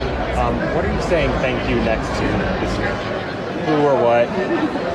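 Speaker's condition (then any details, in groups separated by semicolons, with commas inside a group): No condition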